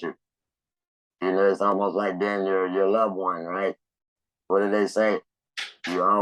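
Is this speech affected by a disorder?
Yes: laryngectomy; laryngectomy for cancer.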